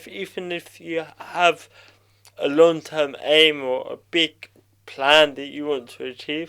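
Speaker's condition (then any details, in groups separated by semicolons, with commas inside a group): Cerebral palsy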